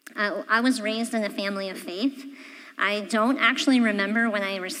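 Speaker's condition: Cleft palate; congenital

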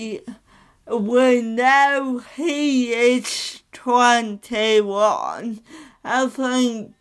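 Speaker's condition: Cerebral palsy; disability known by age 2.5

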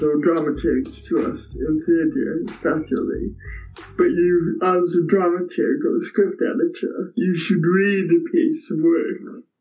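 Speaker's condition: Cerebral palsy; physical only

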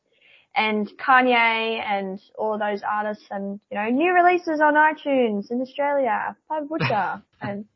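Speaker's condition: Cleft palate; palate not closing correctly before revision, now projects with ease, more singing control

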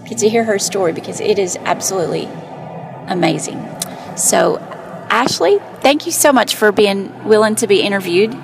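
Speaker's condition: No condition

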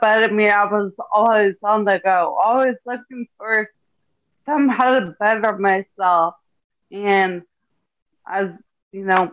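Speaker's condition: Ataxia; wheelchair one year

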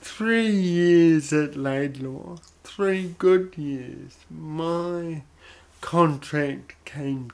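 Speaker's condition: Cerebral palsy; odd sort of voice

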